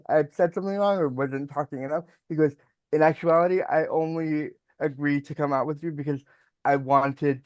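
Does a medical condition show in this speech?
Yes: cerebral palsy; mild speech impediment.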